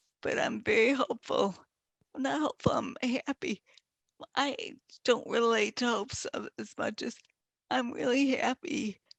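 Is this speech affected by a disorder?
Yes: multiple sclerosis.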